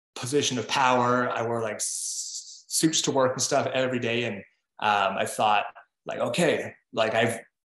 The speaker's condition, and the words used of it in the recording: Stuttering. And I went to speech therapy and now I'm sure you you can tell um, I still um, that's still something that I um, struggle with.